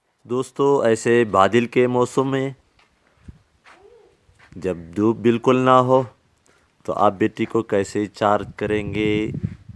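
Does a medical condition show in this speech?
No.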